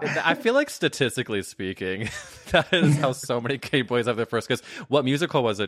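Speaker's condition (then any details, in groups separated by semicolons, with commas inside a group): No condition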